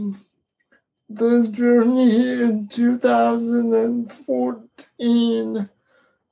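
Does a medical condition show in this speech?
Yes: cerebral palsy; daily wheelchair use for mobility.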